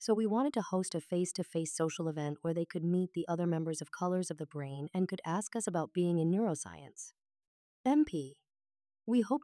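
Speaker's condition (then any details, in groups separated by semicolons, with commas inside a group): No condition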